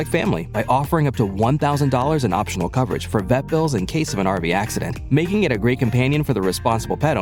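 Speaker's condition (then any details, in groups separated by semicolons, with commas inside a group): No condition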